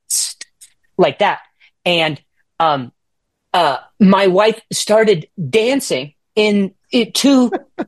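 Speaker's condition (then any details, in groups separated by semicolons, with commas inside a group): Stutter, acquired after injury; lost motor and speech control; some days good, some days worse; stutters on words like stressed, cannot always control exact words, talking harder earlier in career; prolonged sounds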